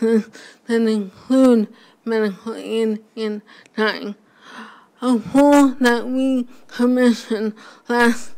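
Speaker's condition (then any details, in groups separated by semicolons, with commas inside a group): Primary lateral sclerosis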